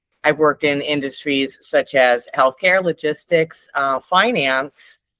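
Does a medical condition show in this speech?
No.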